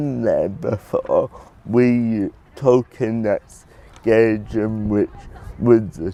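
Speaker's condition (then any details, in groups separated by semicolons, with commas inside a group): Cerebral palsy; predicted at birth never to talk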